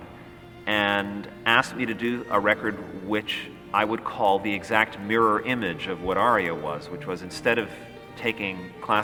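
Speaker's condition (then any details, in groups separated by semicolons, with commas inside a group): No condition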